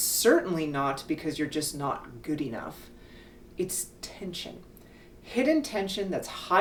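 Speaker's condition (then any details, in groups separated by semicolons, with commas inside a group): No condition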